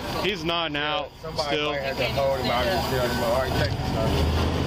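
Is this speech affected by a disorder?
No.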